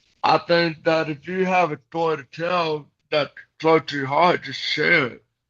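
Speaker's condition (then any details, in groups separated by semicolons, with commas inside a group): Cerebral palsy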